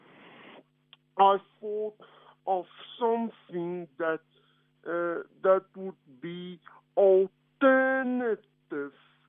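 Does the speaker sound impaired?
Yes: cerebral palsy; physical limitations requiring adjustments, types with single finger, reduced typing speed and accuracy; affects speed of communication.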